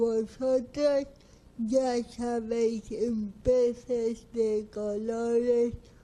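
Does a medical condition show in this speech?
Yes: cerebral palsy; speaks with difficulty.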